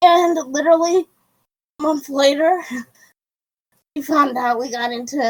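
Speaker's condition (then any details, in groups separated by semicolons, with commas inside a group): Cerebral palsy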